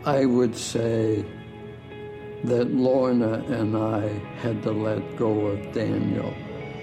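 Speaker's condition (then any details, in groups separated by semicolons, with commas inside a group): ALS; initially given 2 to 5 years to live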